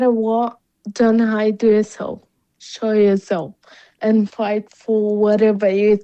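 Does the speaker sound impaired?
Yes: Friedreich's ataxia; rare genetic condition, affects balance, coordination and mobility, causes tiredness, walking affected.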